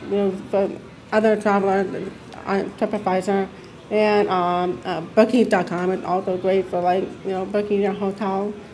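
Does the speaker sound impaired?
Yes: deafness; hearing loss.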